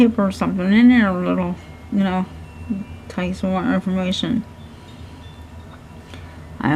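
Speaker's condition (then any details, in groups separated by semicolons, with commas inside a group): Cerebral palsy; hands affected, shaking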